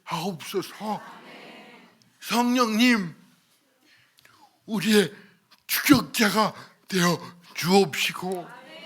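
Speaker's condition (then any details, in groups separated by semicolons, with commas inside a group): Cerebral palsy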